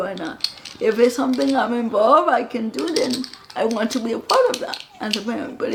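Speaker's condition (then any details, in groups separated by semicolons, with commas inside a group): Cerebral palsy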